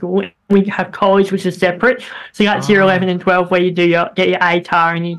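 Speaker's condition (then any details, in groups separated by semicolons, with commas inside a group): Bilateral cleft lip and palate; many operations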